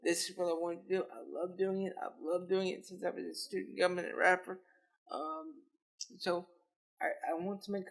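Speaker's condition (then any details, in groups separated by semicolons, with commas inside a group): Cerebral palsy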